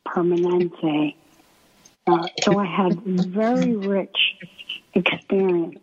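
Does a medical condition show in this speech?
Yes: ALS; first symptoms subtle in right foot, wheelchair user, Beezy board replaced standard transfer board; about two years since diagnosis, three since symptom onset, progressed, muscles can no longer scoot across transfers; breathing muscles affected, hard to speak, may sound weak or hard to understand, paces speech, slowing, pausing.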